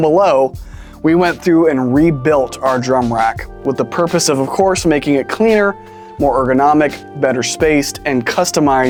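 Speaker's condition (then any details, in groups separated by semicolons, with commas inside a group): No condition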